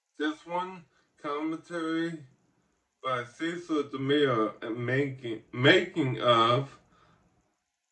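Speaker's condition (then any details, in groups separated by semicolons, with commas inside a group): Ataxic cerebral palsy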